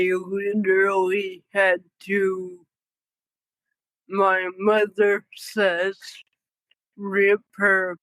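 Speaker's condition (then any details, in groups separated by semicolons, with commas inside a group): Cerebral palsy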